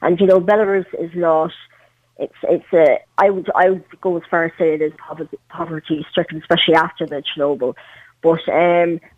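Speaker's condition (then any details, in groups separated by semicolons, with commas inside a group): Cleft palate; congenital, prosthetic limb since 12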